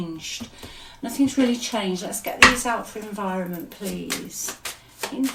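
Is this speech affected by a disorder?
No.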